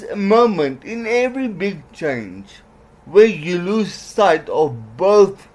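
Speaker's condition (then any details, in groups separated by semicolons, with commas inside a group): Cerebral palsy; trouble formulating words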